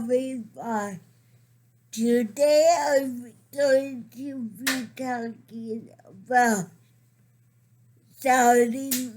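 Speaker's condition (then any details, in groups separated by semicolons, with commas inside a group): Cerebral palsy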